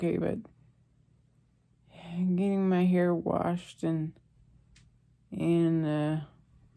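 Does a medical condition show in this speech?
Yes: ALS; receiving hospice care.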